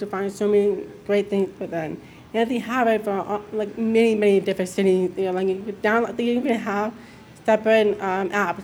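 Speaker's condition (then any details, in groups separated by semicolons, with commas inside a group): Deafness; mix of speech and sign growing up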